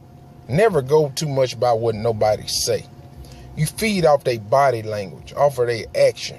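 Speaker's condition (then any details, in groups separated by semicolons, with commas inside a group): No condition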